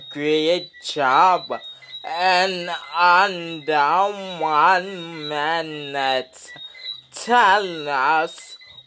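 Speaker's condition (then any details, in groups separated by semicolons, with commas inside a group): Speech impediment; would need therapy to go on camera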